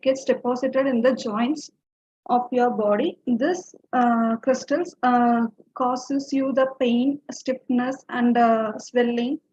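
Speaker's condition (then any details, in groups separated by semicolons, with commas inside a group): No condition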